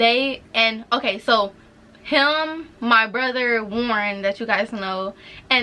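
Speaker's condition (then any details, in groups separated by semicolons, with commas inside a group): No condition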